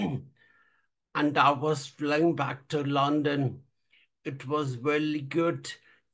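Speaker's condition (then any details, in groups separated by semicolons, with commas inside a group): Traumatic brain injury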